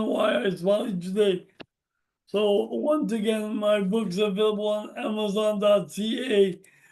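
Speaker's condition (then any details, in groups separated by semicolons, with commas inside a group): Brain injury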